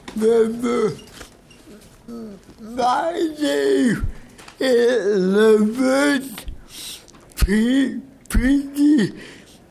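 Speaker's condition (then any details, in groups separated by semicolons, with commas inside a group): Cerebral palsy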